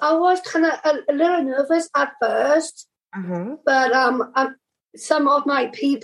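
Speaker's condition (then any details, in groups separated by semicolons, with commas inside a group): Down syndrome; from birth; speech praised as impressive by co-star Sean McElwee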